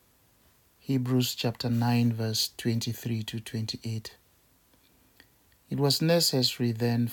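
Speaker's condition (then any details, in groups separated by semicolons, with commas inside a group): No condition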